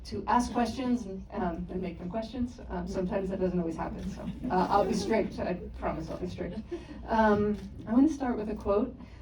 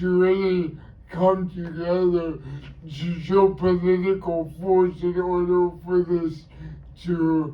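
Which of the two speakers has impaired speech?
The second: cerebral palsy.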